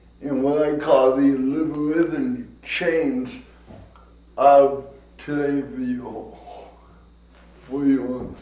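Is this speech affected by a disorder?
Yes: cerebral palsy; from birth.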